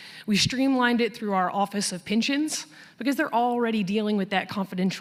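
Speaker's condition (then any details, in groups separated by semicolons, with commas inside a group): No condition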